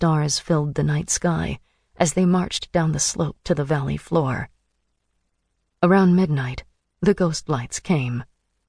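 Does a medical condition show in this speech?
No.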